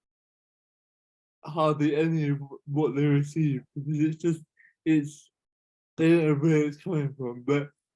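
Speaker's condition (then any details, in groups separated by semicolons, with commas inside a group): Cerebral palsy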